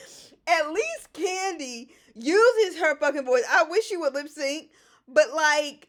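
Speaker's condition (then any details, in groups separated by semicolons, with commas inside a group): No condition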